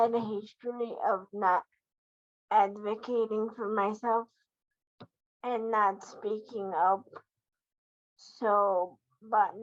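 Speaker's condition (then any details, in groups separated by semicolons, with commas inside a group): Cerebral palsy quadriplegia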